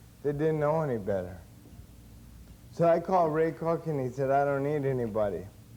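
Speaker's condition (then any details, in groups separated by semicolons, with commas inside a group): Cerebral palsy; since birth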